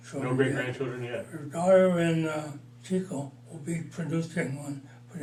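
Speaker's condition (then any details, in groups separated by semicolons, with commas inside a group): Parkinson's disease, mild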